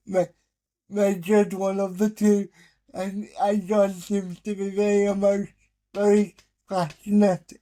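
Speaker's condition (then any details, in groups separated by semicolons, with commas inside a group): Cerebral palsy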